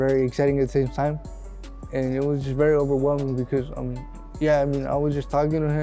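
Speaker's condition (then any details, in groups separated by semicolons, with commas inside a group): Cerebral palsy; cerebral palsy, premature birth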